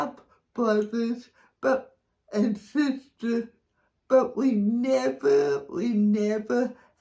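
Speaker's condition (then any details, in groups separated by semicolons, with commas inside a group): Cerebral palsy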